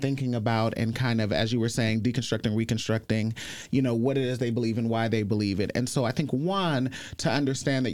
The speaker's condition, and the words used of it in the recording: None; typical speech.